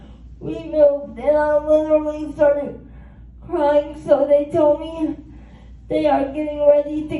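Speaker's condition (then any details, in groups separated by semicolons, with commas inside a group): Cerebral palsy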